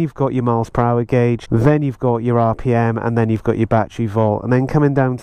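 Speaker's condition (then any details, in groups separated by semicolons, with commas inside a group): No condition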